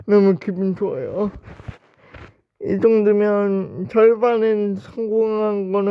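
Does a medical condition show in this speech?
Yes: brain lesion disability.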